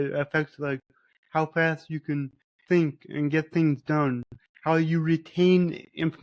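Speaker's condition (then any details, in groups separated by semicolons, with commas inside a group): Cerebral palsy; from birth; never on medication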